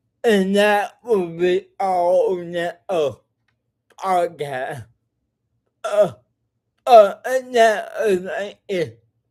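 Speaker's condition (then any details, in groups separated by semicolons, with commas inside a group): Cerebral palsy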